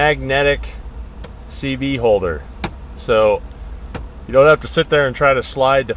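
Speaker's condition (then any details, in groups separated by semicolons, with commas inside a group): No condition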